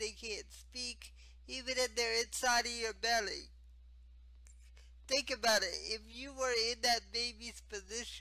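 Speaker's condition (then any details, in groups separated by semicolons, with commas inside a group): Spastic cerebral palsy; quadriplegic, affects hands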